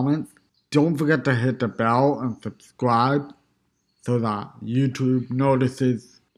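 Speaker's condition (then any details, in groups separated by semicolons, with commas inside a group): Cerebral palsy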